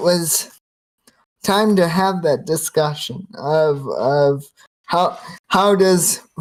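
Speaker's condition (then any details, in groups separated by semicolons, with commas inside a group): Cerebral palsy, spastic quadriplegia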